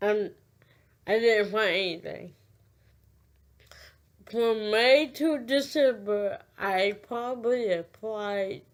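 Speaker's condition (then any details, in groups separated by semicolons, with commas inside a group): Cerebral palsy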